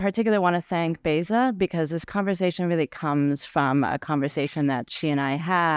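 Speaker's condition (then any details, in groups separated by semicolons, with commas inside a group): No condition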